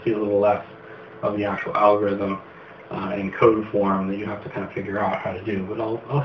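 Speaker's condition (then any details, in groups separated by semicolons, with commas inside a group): No condition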